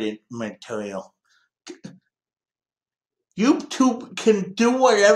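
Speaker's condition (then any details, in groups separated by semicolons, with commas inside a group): Cerebral palsy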